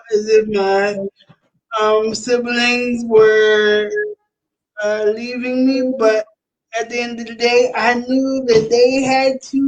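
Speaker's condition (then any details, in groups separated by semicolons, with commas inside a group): Cerebral palsy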